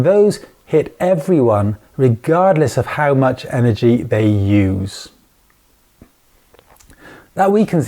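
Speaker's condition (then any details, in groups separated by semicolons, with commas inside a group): No condition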